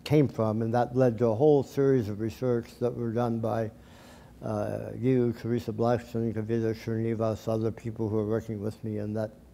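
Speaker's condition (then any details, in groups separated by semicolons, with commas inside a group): Tongue cancer surgery; tongue cancer, surgery and radiation; couple years speech therapy; speech slightly off, permanently changed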